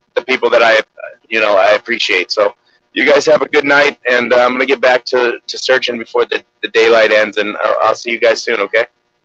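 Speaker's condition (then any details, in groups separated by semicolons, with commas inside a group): No condition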